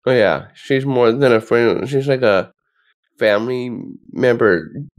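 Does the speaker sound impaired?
Yes: Down syndrome; from birth.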